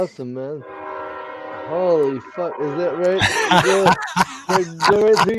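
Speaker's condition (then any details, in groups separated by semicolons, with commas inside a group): Cerebral palsy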